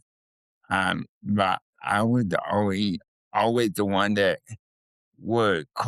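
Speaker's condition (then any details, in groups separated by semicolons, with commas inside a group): Cerebral palsy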